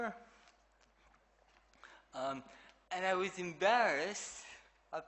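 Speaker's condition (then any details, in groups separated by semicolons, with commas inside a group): Cerebral palsy; affects movement and speech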